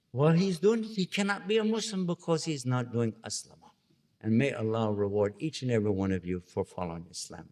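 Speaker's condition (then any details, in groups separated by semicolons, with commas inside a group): No condition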